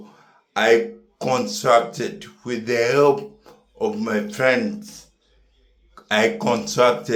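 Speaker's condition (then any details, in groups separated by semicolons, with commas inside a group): Neurological disease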